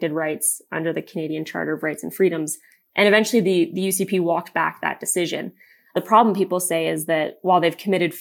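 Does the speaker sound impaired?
No.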